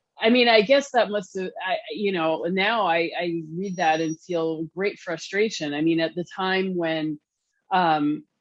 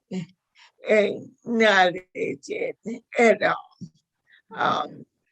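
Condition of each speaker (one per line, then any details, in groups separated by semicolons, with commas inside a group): No condition
Motor neuron disease; severe spasticity in hips and legs, balance affected; five years since diagnosis, walker or wheelchair, slowly progressing; onset with slurred words, speaking difficulty, voice strength varies daily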